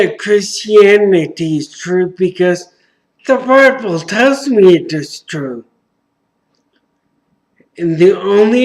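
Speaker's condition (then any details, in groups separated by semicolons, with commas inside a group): Traumatic brain injury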